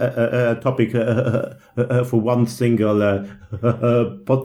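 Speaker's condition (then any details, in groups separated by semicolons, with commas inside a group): Stuttering; often stutters severely at stuttering conferences, little tension during own conference talk; blocks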